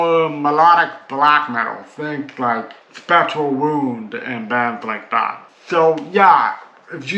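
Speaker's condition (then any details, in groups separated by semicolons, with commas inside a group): Cerebral palsy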